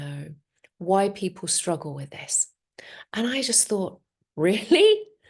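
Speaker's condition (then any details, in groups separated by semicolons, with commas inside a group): No condition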